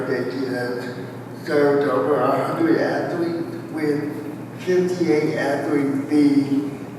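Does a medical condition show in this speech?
Yes: cerebral palsy; spastic quadriplegic, all four limbs, wheelchair.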